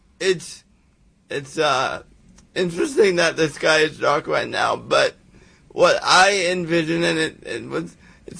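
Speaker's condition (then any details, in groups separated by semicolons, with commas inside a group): Cerebral palsy; congenital, physical disability, hand visibly affected, unable to play mainstream sports as child, attended Viscardi School; sought better speaking for play-by-play, attended Toastmasters, hired speaking coach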